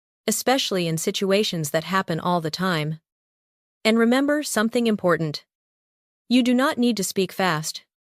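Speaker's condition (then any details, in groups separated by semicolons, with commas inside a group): No condition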